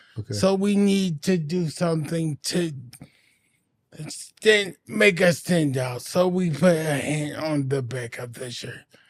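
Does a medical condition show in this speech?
Yes: anoxic brain injury.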